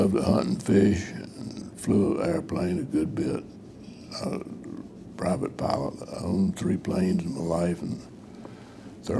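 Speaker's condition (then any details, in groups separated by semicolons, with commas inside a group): Parkinson's disease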